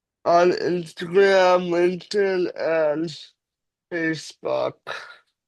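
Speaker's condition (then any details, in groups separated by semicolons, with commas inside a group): Cerebral palsy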